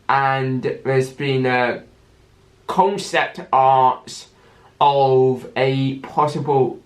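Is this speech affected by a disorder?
Yes: cerebral palsy with stammer.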